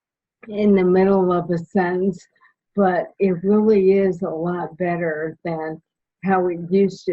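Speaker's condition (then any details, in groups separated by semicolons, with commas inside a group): Primary lateral sclerosis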